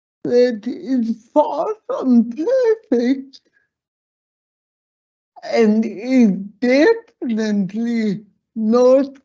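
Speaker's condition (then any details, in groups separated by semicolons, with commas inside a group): Slurred speech; cerebral palsy from birth malpractice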